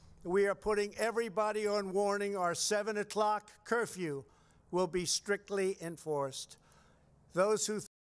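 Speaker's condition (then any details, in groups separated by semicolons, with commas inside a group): No condition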